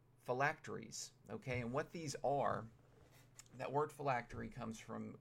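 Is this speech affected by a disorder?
No.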